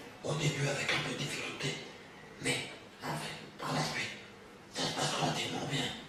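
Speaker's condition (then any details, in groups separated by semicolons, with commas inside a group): Partial laryngectomy with chep; partial laryngectomy with CHEP, most of epiglottis kept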